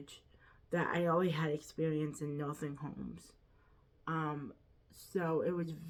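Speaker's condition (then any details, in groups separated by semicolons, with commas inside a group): Quadriplegic cerebral palsy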